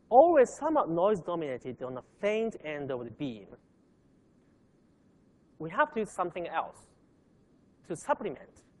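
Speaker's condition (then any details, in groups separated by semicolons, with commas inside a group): No condition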